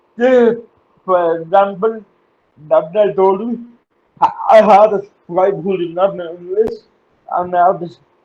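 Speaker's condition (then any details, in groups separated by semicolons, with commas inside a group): Cerebral palsy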